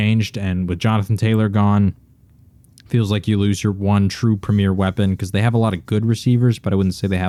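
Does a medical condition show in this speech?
No.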